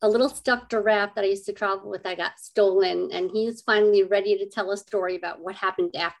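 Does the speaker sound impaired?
Yes: cleft lip and palate; congenital cleft lip and palate, 25 surgeries; adult.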